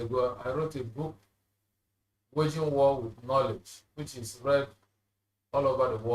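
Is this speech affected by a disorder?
No.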